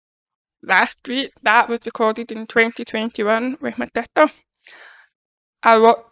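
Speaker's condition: Deafness, born deaf

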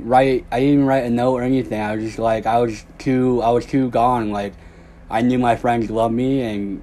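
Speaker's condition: Cleft lip and palate; doing well

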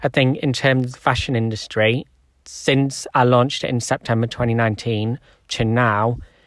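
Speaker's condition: No condition

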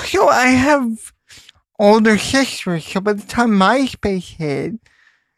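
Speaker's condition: Cerebral palsy; wheelchair user

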